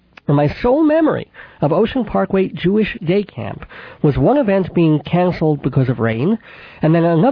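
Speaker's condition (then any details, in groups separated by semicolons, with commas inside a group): Cleft palate with lisp, cleft lip and palate, mild; back of throat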